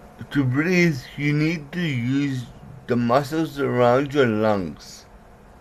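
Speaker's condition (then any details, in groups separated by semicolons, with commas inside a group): Cerebral palsy; certain letters flat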